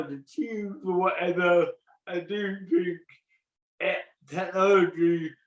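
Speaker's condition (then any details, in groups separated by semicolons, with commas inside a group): Cerebral palsy; present from birth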